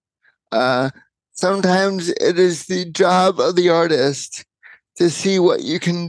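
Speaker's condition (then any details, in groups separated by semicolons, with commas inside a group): Cerebral palsy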